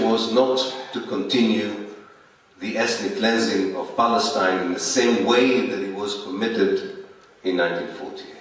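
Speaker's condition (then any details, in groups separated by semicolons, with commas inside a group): No condition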